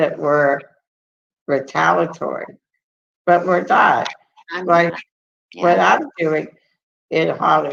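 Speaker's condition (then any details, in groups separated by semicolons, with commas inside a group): Muscular dystrophy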